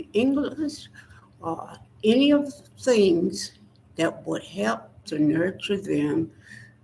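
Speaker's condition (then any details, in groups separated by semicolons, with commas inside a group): Spinal neurosarcoidosis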